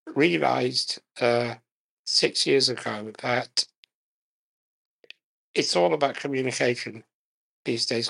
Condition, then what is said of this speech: Muscular dystrophy. You're trying to find ways of saying things in the fewest amount of words possible to conserve your breath.